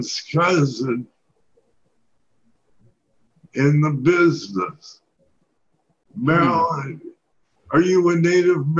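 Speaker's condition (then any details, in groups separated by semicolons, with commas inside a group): Parkinson's disease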